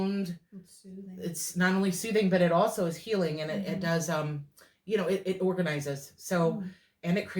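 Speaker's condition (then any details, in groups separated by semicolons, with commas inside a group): No condition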